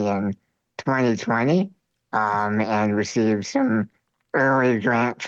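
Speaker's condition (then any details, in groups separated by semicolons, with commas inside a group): Spinal muscular atrophy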